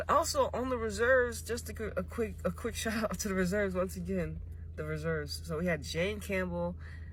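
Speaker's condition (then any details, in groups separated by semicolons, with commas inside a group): No condition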